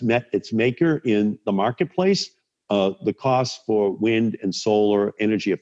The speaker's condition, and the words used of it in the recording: None; typical speech.